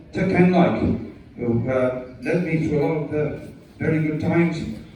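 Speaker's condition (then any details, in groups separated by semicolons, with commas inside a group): No condition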